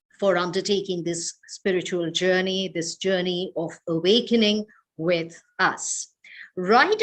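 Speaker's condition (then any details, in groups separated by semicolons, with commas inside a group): No condition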